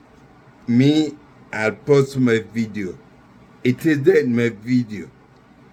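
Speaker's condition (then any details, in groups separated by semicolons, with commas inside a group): Neurological disease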